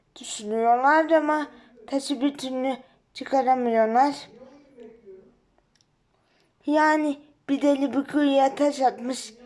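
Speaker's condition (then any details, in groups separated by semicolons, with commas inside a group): Cerebral palsy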